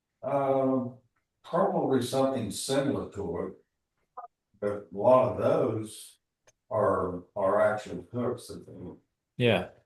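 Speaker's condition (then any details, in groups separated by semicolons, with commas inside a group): No condition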